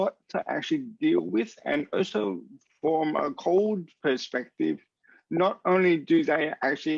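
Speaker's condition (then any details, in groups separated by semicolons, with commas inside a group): Cerebral palsy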